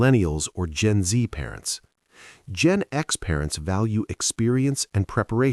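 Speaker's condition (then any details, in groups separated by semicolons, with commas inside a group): No condition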